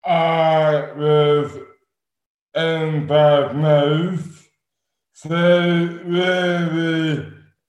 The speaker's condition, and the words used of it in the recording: Dystonia. This episode is a tough listen, so I will warn you now, you will need to concentrate